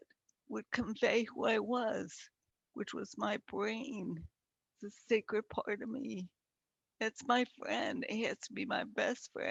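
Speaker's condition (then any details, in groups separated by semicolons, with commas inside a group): Progressive multiple sclerosis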